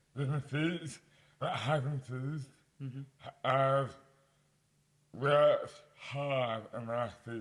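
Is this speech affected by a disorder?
Yes: dystonia; mouth impairment affects speech.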